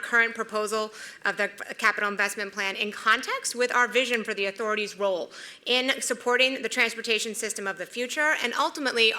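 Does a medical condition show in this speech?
No.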